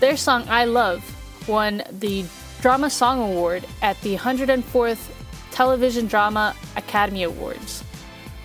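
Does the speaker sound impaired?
No.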